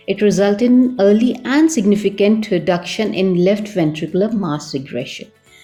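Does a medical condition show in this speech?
No.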